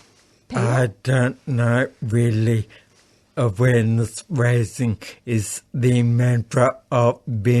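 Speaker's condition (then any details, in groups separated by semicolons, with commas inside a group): Acquired brain injury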